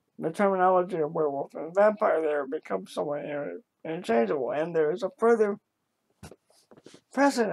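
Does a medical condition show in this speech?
Yes: cerebral palsy.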